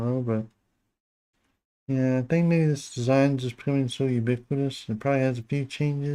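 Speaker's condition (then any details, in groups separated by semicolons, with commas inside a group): Parkinson's disease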